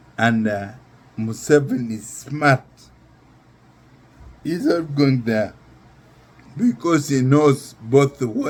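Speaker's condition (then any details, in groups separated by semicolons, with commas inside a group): Neurological disease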